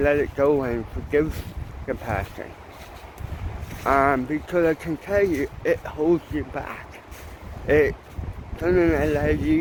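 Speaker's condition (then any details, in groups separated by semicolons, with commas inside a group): Cerebral palsy; mild, ataxic type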